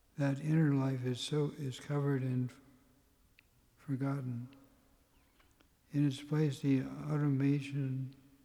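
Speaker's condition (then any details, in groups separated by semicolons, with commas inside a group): Parkinson's; tremor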